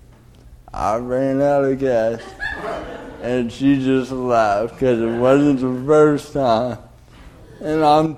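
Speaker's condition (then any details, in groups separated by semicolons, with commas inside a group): Cerebral palsy; delayed development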